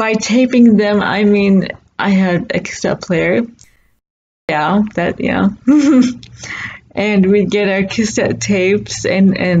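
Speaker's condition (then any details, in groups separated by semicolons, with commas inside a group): Cerebral palsy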